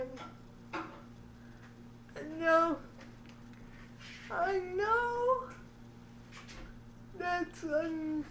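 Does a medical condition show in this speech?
Yes: cerebral palsy.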